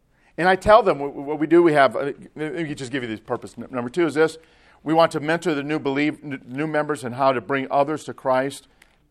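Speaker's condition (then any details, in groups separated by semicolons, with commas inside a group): No condition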